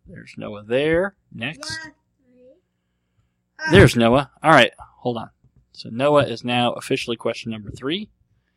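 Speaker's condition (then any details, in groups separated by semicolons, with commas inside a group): Cleft lip and palate; treated as a baby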